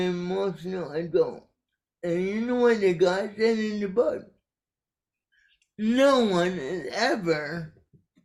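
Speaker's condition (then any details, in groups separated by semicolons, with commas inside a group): Cerebral palsy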